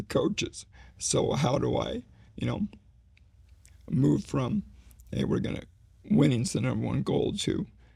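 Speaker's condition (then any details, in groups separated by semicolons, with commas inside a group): ALS; slowly progressing form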